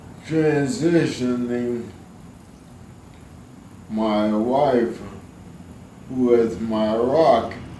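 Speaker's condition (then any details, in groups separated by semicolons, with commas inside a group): ALS; severe violent spasticity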